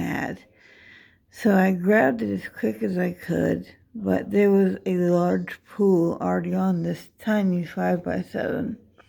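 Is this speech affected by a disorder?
Yes: dystonia; rare neurological movement disorder; affects how speech sounds.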